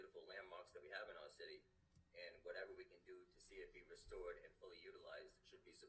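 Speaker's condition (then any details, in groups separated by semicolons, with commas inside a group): No condition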